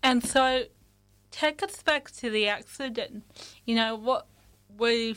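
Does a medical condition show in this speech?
Yes: cerebral palsy; present from birth.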